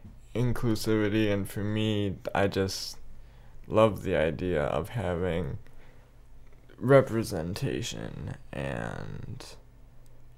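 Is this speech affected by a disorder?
Yes: cerebral palsy; spastic quadriplegia, tight muscles, cannot walk typically, uses walker or gait trainer, describes smaller form; regular stretching, walking and exercise, occasional pain when muscles tight.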